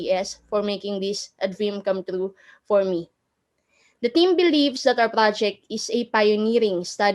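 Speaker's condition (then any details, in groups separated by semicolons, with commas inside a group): No condition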